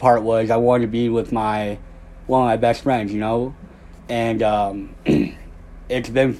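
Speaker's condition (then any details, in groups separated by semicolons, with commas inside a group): Cleft lip and palate; one more surgery left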